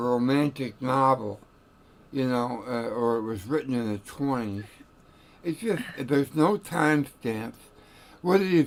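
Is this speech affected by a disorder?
Yes: tongue cancer.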